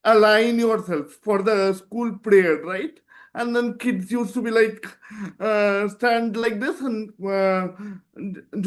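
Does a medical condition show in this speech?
Yes: cerebral palsy; present from birth.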